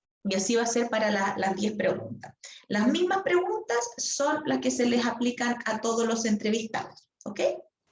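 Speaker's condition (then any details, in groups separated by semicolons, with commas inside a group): No condition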